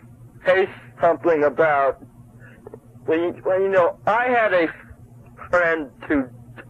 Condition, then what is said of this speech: Stuttering. But I guess that when you really get into something, it makes you real mad, and I guess you don't stutter.